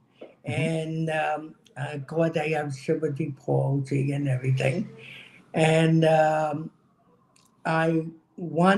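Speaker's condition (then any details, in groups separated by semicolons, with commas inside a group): Cerebral palsy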